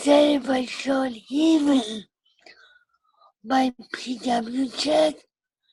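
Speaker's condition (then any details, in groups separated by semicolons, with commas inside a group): Cerebral palsy with ataxia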